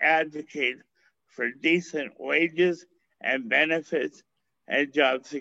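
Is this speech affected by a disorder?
Yes: cerebral palsy; limited use of limbs.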